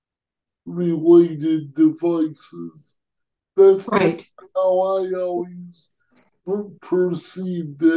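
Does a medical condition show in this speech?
Yes: cerebral palsy; present from birth.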